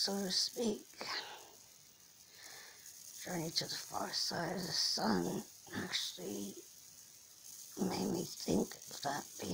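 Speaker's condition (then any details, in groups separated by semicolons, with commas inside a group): Cerebral palsy; from birth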